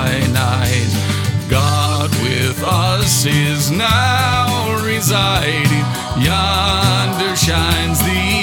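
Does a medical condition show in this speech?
No.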